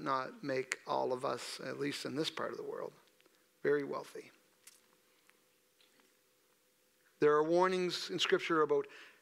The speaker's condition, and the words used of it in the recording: None; typical speech.